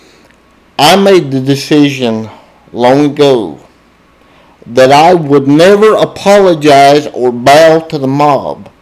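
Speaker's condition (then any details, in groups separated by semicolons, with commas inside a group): Cerebral palsy, spastic diplegia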